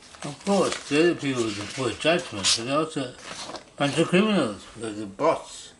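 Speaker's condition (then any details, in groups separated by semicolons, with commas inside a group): Parkinson's disease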